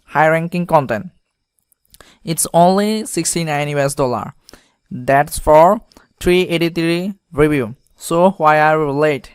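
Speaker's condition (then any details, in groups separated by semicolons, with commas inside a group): No condition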